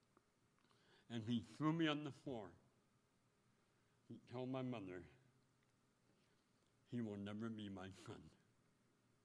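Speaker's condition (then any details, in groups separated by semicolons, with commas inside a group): Speech impediment; speaks publicly with new voice as motivational speaker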